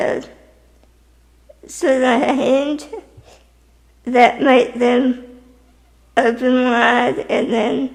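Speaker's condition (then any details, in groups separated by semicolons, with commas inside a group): Spinal muscular atrophy type 2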